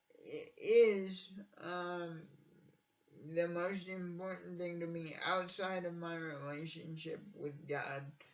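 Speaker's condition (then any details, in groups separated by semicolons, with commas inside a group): Cerebral palsy; from birth, uses wheelchair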